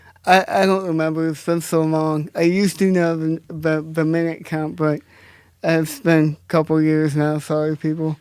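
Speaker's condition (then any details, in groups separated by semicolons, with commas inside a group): Cerebral palsy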